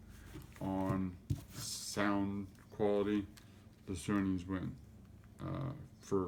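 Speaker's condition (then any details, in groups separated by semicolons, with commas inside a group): Cerebral palsy; affects gait and walking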